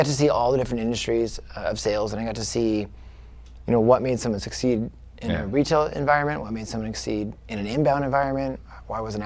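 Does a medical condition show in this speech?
No.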